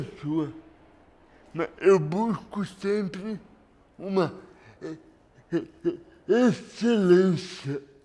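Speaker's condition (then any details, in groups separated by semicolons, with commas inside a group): Cerebral palsy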